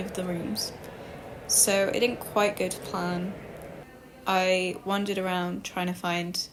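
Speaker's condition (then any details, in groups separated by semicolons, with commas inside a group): No condition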